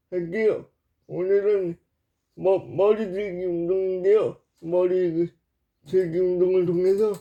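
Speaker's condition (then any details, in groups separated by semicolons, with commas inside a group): Brain lesion disability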